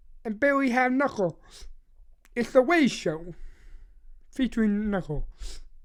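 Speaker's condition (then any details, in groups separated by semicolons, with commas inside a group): Cerebral palsy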